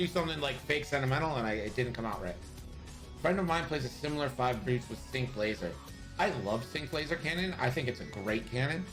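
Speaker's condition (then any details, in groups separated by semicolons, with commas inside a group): No condition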